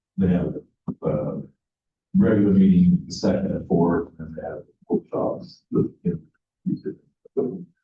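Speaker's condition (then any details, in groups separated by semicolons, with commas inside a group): No condition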